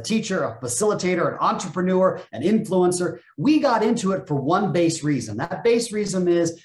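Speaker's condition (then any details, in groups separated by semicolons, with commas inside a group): No condition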